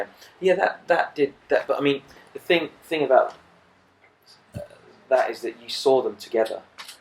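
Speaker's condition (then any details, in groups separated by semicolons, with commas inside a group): No condition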